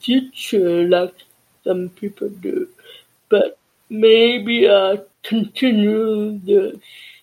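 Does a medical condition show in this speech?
Yes: cerebral palsy and deafness.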